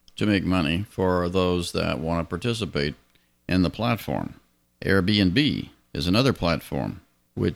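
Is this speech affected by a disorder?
No.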